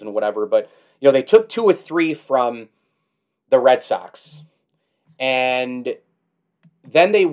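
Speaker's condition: No condition

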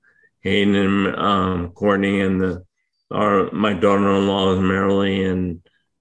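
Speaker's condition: ALS; diagnosed with ALS last year; uses power wheelchair for mobility; difficulty speaking for long periods

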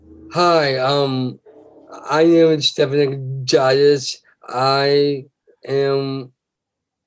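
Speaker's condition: Down syndrome

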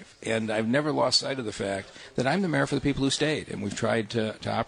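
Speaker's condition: No condition

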